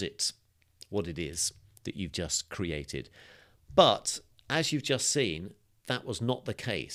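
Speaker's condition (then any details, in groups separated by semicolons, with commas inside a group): No condition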